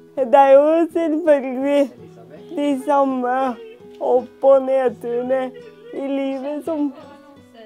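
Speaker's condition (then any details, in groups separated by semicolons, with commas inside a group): Cerebral palsy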